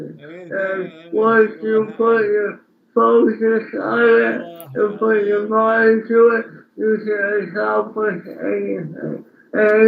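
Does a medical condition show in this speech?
Yes: speech impairment after birth surgery.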